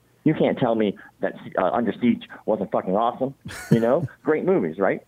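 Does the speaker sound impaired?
Yes: cleft palate; congenital.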